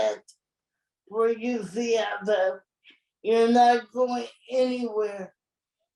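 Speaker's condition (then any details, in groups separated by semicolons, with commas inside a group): Cerebral palsy; present from birth, premature; age 51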